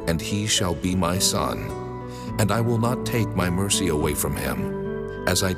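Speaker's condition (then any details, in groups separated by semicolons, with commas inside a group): No condition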